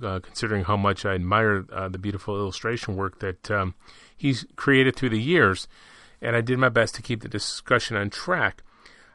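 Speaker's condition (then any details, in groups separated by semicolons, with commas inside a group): No condition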